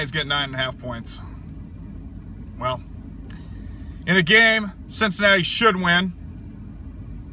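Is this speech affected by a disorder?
No.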